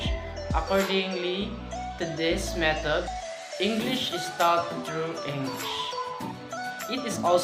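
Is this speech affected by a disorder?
No.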